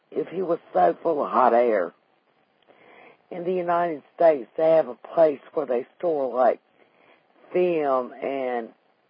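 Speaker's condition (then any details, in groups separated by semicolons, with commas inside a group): Vocal cord paralysis after stroke, unilateral vocal fold paralysis; left hand slightly impaired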